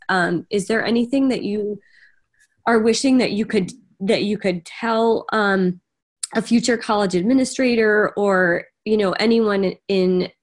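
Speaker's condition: No condition

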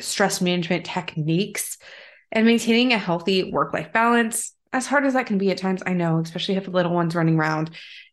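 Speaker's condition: No condition

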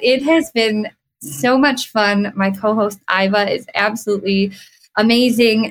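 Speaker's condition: Bilateral cleft lip and palate; congenital

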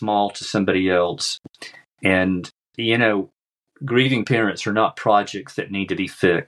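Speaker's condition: No condition

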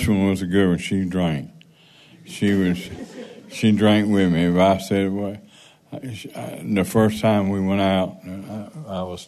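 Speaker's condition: Parkinson's

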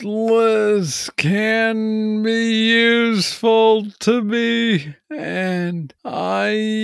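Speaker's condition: Parkinson's disease; young onset

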